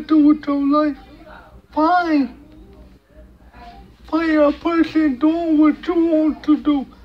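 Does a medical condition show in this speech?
Yes: cerebral palsy; speech hard to understand.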